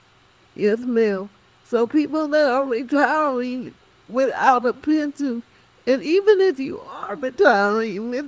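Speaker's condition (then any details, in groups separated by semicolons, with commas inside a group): Cerebral palsy; cognition intact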